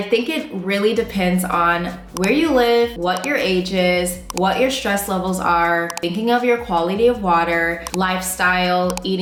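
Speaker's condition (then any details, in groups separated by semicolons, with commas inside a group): No condition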